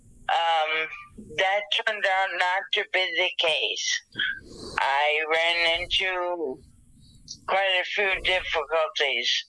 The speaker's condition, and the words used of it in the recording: Dysarthria. So the paralysis and the motor skills and the speech have all been affected.